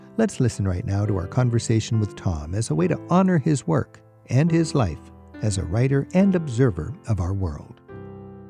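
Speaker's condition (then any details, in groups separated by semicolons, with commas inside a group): No condition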